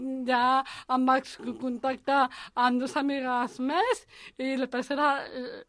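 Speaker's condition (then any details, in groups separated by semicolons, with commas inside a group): Down syndrome; intellectual disability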